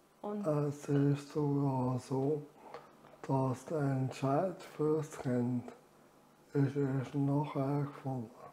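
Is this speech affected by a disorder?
Yes: amyotrophic lateral sclerosis.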